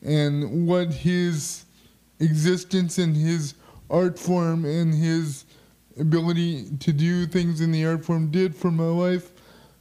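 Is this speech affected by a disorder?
Yes: quad spastic cerebral palsy, spastic quadriplegic; uses power wheelchair.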